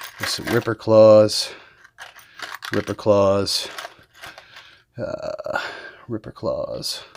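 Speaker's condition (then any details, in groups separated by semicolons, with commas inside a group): No condition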